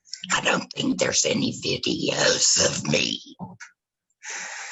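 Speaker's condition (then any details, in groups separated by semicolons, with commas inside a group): Laryngectomy after cancer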